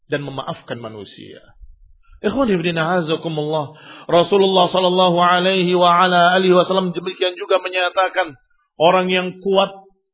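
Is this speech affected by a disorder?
No.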